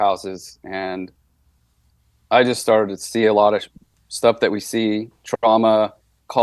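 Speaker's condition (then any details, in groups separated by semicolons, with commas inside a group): No condition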